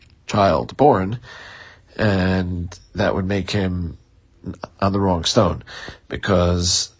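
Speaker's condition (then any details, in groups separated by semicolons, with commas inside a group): No condition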